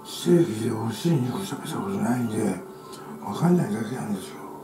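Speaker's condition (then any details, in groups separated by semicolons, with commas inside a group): Tongue cancer, partial glossectomy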